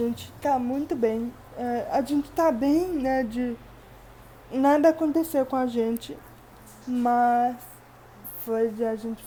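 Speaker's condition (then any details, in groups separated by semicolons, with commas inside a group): Cerebral palsy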